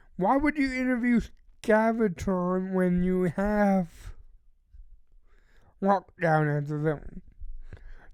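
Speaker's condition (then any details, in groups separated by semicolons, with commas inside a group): Cerebral palsy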